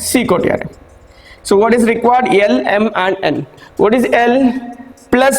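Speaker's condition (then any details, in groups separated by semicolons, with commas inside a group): No condition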